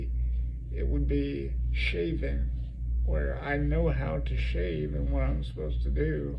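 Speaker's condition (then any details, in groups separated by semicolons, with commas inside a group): Cerebral palsy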